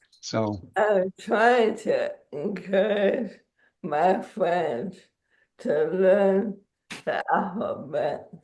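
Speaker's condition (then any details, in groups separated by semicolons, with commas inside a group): ALS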